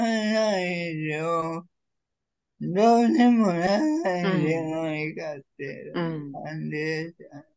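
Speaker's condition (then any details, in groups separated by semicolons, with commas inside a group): Cerebral palsy; severe, uses a wheelchair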